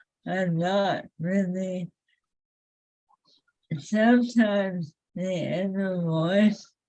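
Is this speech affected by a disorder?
Yes: ALS; face improved, feet move faster.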